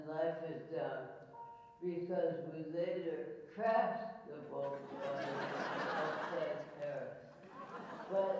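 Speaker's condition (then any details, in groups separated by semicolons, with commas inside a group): ALS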